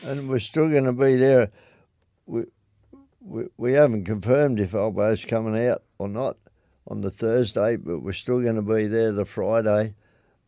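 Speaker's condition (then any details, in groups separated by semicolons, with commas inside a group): Motor neurone disease; diagnosed about a year ago, began with arm cramps then tingling up arm, progressive decline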